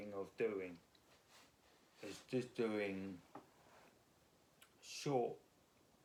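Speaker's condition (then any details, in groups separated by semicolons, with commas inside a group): Multiple sclerosis; crawls around, daily aches and pains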